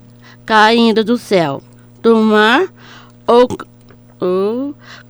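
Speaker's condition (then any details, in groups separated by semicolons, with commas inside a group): Down syndrome; reads own poem aloud, gives short answers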